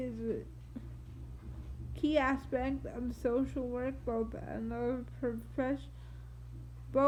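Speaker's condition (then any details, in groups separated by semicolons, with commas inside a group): Triplegic cerebral palsy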